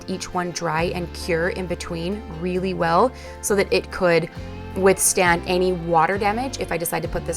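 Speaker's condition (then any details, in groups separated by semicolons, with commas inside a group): No condition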